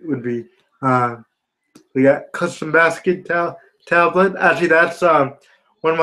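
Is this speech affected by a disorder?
Yes: spastic quadriplegia cerebral palsy.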